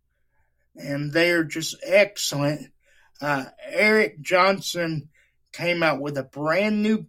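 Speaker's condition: Cerebral palsy; wheelchair user

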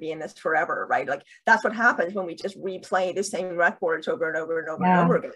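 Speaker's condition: Deafness with cochlear implants, bilateral cochlear implants

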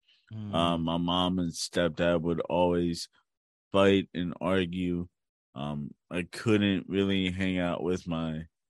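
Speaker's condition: Cerebral palsy; since birth

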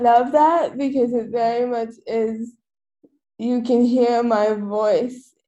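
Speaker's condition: Cerebral palsy; quadriplegic, wheelchair user

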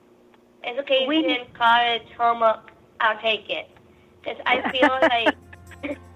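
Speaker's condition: Down syndrome; childhood speech therapy two to three or more weekly, deep-breath practice blowing candles, cotton balls

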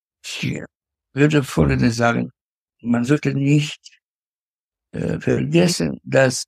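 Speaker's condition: Parkinson's disease; enormous forgetfulness; forgets words mid-sentence

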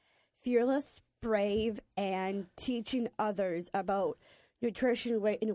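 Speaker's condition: Down syndrome

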